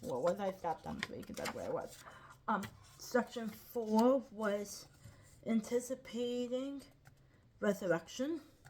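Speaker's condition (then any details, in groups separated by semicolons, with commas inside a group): Cerebral palsy; lifelong, ankle-foot orthoses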